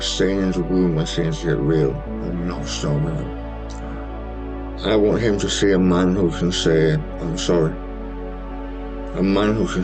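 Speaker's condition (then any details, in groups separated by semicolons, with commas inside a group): Stage 4 tongue cancer, hemiglossectomy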